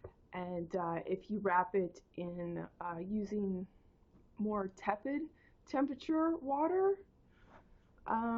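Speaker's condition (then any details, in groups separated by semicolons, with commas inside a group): No condition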